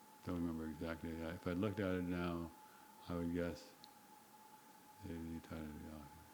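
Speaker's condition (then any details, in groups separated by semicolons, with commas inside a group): Parkinson's disease; very quiet speech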